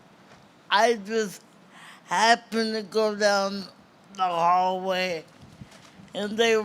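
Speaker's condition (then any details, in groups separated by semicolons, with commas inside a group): Cerebral palsy; present from birth, premature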